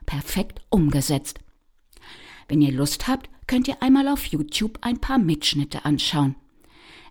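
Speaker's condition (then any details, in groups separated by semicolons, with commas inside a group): No condition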